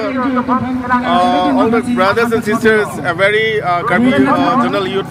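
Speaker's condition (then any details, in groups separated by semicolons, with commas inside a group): No condition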